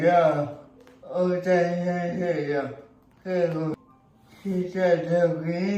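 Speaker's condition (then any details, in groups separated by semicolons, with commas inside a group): Cerebral palsy; severe, uses a wheelchair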